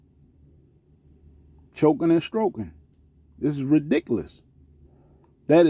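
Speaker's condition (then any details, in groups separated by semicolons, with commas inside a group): No condition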